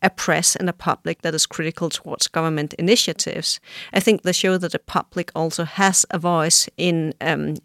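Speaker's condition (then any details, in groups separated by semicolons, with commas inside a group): No condition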